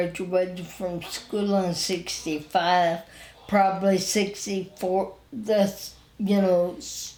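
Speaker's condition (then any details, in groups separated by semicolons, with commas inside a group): Spinal ataxia; wheelchair user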